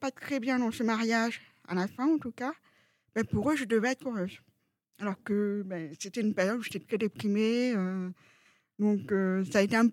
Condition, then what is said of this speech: Deafness. M'entendent, me disent « Ah, vous êtes d'origine étrangère, vous venez d'étranger. »